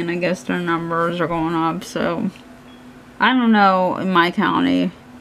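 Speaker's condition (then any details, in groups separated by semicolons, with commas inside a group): Cerebral palsy; hands affected, shaking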